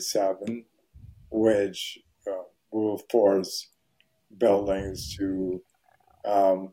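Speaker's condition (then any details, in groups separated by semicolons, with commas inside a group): ALS; probably hereditary, father and uncle died of ALS; right hand not working; voice very hoarse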